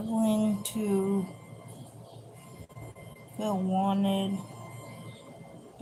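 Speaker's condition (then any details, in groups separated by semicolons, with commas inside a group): Cerebral palsy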